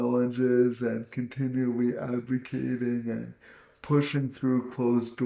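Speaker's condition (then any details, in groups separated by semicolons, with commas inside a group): Cerebral palsy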